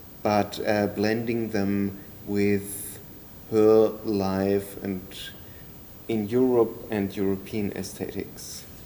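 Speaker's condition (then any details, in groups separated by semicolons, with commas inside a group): No condition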